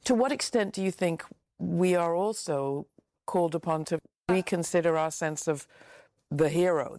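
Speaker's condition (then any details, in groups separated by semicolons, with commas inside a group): No condition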